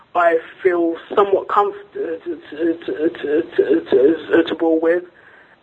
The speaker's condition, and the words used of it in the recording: Stuttering. Yeah, of course, because it's impossible to hide my stutter.